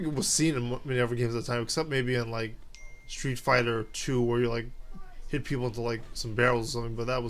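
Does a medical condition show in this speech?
No.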